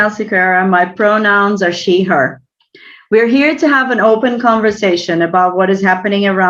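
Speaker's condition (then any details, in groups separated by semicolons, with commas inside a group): No condition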